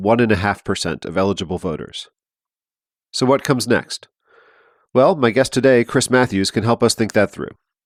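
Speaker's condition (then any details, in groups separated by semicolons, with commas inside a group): No condition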